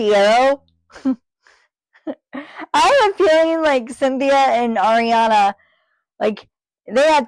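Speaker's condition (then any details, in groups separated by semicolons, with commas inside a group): Cerebral palsy, spastic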